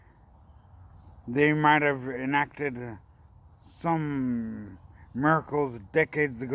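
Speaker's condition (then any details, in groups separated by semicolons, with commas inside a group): Brain injury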